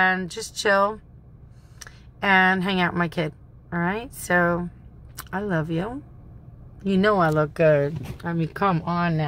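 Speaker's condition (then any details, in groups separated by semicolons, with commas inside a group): No condition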